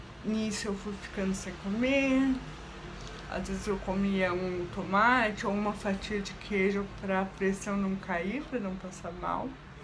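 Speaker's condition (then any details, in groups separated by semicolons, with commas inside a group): Cerebral palsy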